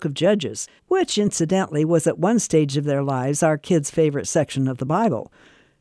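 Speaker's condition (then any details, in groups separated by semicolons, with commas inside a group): No condition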